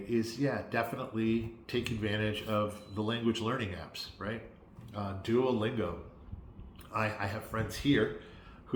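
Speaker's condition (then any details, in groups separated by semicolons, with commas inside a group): No condition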